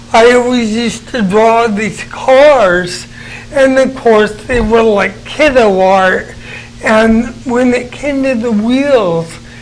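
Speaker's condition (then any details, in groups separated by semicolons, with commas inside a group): Cerebral palsy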